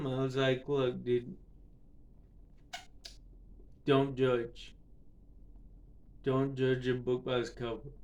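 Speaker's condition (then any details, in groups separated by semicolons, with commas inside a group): Cerebral palsy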